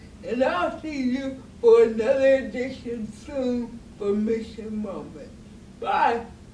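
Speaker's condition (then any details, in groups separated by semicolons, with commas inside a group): Cerebral palsy; hands and speech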